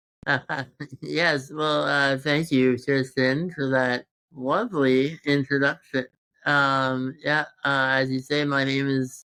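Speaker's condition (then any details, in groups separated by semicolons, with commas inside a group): Congenital muscular dystrophy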